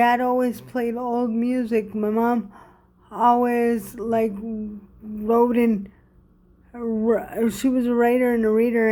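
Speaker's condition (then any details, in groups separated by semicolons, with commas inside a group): Cerebral palsy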